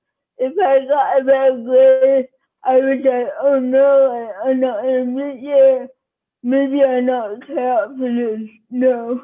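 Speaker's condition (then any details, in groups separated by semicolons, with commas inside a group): Cerebral palsy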